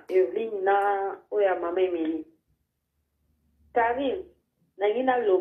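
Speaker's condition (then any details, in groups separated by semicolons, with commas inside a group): No condition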